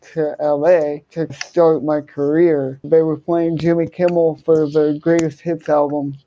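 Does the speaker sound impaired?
Yes: cerebral palsy; congenital, left-sided hemiplegia, speech and coordination.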